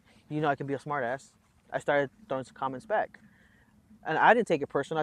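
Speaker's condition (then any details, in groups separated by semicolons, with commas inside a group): No condition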